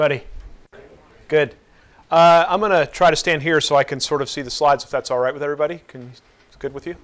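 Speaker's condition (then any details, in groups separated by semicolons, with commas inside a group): No condition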